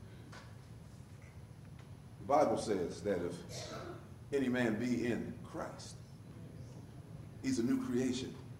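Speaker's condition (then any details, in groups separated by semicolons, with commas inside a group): No condition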